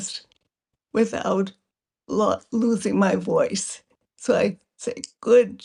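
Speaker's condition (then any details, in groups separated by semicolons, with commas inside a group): Multiple sclerosis; progressive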